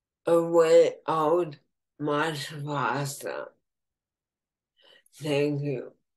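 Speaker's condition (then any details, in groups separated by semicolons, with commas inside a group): ALS, bulbar form, bulbar onset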